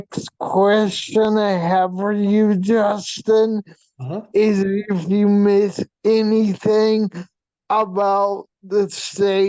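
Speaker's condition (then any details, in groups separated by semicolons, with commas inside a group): Vp shunt failure, brain pressure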